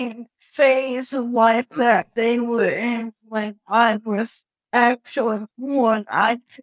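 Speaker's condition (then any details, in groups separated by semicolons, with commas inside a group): Cerebral palsy; no speech at 2.5 years, skipped babbling, speech therapy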